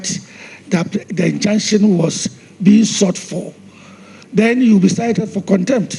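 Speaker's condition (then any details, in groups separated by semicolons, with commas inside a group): No condition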